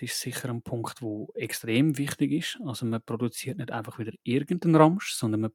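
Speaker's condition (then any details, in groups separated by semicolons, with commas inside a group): No condition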